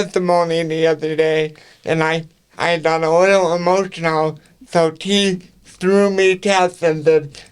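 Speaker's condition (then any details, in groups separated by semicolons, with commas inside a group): Cerebral palsy; speech affected to an extent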